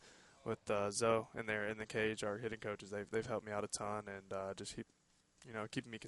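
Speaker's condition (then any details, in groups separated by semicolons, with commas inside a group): No condition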